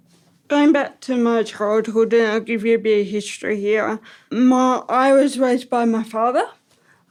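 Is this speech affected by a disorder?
Yes: ataxic cerebral palsy.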